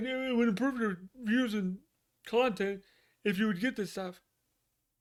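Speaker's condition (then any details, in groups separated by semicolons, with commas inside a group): Cerebral palsy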